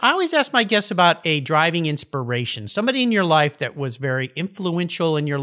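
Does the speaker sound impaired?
No.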